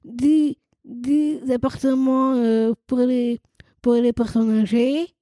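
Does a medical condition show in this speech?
Yes: Down syndrome, trisomy 21; genetic condition with an extra chromosome, also a cardiac condition, not allowed to carry heavy loads.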